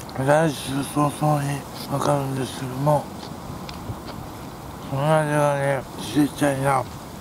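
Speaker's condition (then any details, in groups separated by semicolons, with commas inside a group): Tongue cancer, partial glossectomy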